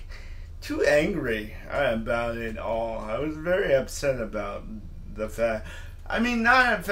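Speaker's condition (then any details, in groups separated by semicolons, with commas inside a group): Cerebral palsy; lifelong atypical speech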